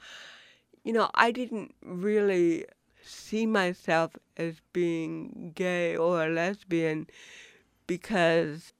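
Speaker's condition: Cerebral palsy; affects way of talking, intentionally speaks as well as possible, grammatically correct

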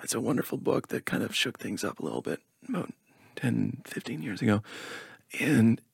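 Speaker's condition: Spasmodic dysphonia; onset age 18

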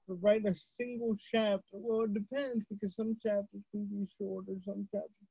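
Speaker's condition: Cerebral palsy; wheelchair user

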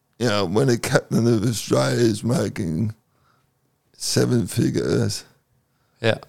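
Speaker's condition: Cerebral palsy; second COVID vaccine dose

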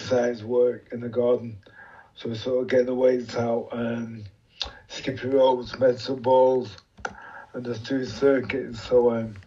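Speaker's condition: Motor neuron disease; followed by MND, respiratory and long-term ventilation teams at Preston

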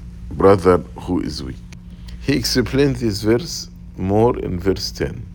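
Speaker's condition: No condition

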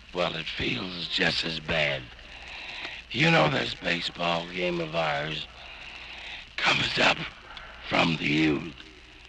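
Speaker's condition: Bad voice; cancer, died about two months after this recording; voice sounds bad and feels just as bad

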